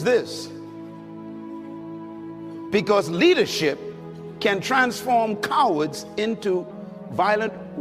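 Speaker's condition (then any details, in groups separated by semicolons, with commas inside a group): No condition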